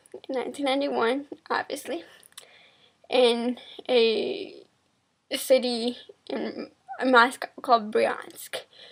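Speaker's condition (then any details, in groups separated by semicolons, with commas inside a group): Cerebral palsy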